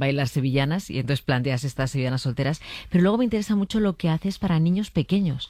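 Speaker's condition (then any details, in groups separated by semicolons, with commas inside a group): No condition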